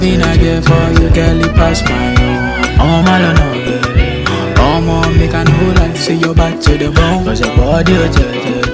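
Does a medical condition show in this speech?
No.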